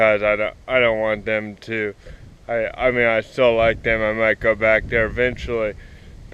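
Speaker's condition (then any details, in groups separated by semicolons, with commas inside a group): Cerebral palsy; spastic, affects walking and legs; own stretching and walking routine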